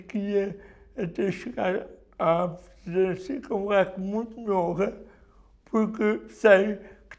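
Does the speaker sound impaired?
Yes: cerebral palsy; neurological disability, not a disease; difficulty speaking but not communicating, voice may sound strange, listeners wrongly assume intellectual deficit.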